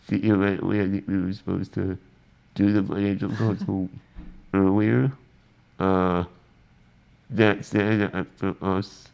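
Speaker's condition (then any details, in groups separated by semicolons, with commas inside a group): Spinal muscular atrophy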